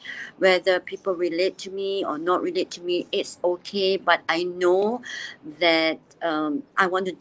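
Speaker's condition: Cleft lip and palate; 8 to 10 surgeries from 3 months to age 30

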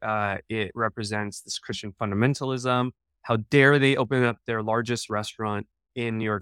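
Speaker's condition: No condition

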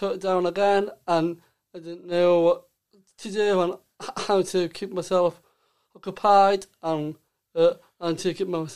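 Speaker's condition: Down syndrome; from birth

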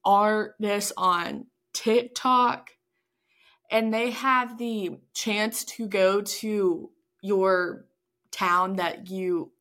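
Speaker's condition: Stuttering; fear of speaking in front of groups, school accommodations for presenting projects, found national stuttering association; less evident than once, comes out more again with age; some days stutters much more than usual, takes longer to get words out, talks may run over; prolonged sounds

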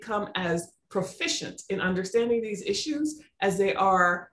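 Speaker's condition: No condition

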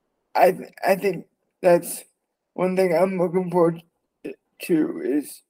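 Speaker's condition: Cerebral palsy; wheelchair user

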